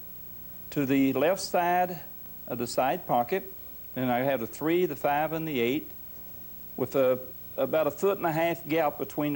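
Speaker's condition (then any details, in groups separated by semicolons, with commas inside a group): No condition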